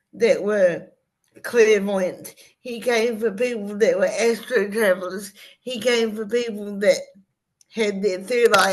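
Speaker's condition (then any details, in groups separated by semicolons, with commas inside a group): Cerebral palsy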